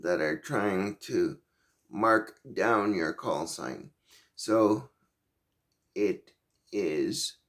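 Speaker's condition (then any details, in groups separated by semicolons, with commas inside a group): Cerebral palsy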